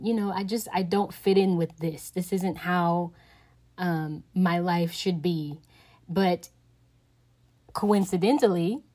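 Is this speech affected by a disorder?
No.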